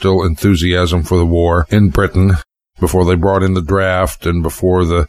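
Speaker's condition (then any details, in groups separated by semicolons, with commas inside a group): No condition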